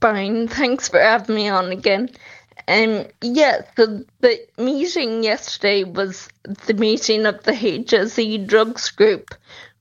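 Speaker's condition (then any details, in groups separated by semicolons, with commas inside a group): Friedreich's ataxia; NCPE found drug not cost effective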